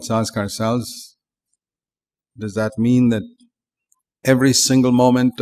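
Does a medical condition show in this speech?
No.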